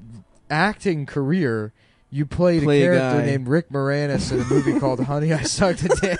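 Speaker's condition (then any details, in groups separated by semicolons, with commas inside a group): No condition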